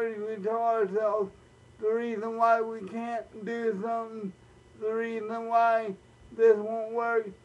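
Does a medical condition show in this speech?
Yes: cerebral palsy, spastic, mild.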